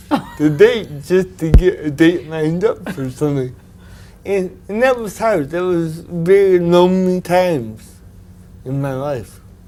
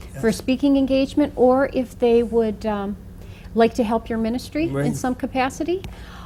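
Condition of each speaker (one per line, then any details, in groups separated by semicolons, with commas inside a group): Cerebral palsy; from birth, physical effects; diagnosed age two; predicted early to never speak well
No condition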